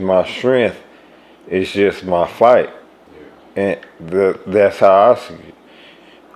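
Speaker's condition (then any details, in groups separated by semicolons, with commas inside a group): ALS; speech progressively lost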